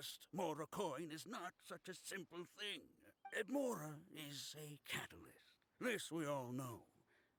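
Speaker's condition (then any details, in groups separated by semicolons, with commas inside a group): No condition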